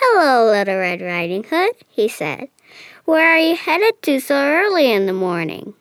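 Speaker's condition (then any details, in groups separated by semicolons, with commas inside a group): No condition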